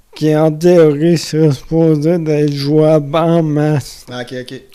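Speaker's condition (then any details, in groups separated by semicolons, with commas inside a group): Amyotrophic lateral sclerosis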